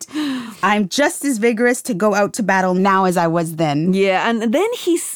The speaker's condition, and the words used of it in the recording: None; typical speech.